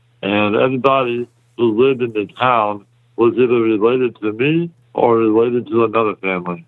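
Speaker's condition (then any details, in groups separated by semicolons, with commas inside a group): Muscular dystrophy; congenital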